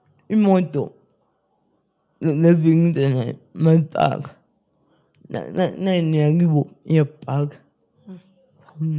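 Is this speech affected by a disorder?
Yes: spastic cerebral palsy.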